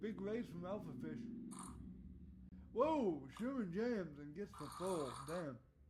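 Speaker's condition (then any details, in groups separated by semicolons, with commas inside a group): Cerebral palsy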